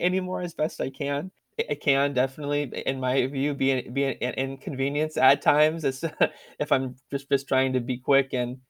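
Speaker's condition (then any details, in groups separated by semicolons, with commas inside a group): Stuttering; stutter since first learning to speak, speech therapy throughout, aimed at fluency rather than acceptance; trying to learn strategies to minimize stuttering and increase fluency; says fewer words in short timed speaking slots, inconvenient at times; repeated sounds, repeated words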